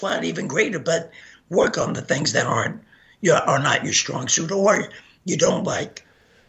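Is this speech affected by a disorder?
Yes: gunshot injury to voice box; from Oak Creek Sikh temple shooting.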